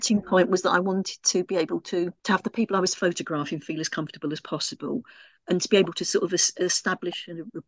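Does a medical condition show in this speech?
No.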